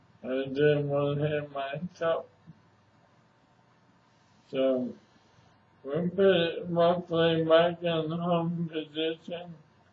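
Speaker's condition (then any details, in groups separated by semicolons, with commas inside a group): ALS; speech somewhat hard to understand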